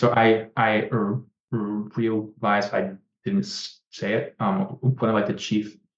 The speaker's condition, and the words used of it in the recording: Stuttering. And I'd say we have a similar style of stuttering in that it's a lot of blocks compared to other kinds.